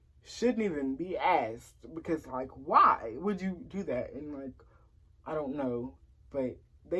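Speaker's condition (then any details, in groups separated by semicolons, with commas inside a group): Cerebral palsy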